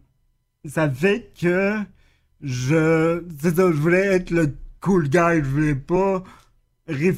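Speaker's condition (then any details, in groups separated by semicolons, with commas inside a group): Cerebral palsy; expresses himself very well, good vocabulary per co-host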